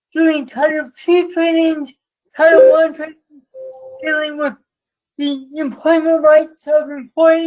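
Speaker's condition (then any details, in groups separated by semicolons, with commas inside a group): Cerebral palsy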